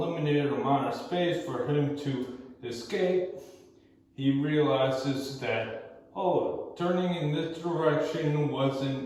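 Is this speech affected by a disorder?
Yes: cerebral palsy; movement dexterity issues.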